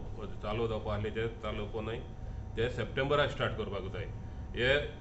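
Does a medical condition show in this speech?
No.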